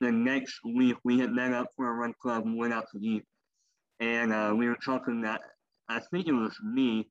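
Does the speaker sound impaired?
Yes: cleft lip and palate; rare genetic birth disorder.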